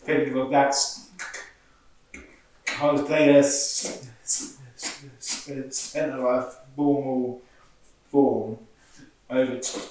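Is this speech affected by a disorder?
Yes: stutter; stammer present since school years; difficulty saying things at work raising safety concerns, speech reportedly different when drunk; here repeated sounds, prolonged sounds, blocks.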